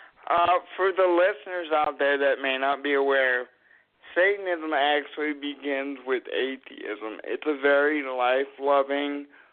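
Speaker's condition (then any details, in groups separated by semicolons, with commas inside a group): Cerebral palsy; runs out of breath, one-breath rushes, pauses, false starts, stuttering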